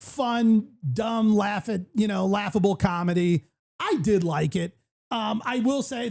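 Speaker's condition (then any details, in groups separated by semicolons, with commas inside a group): No condition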